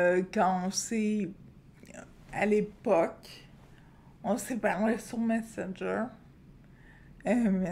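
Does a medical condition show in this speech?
Yes: Friedreich's ataxia.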